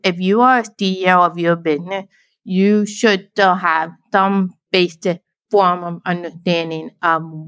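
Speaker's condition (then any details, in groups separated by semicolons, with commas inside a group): Deafblind, born deaf; narrowed visual field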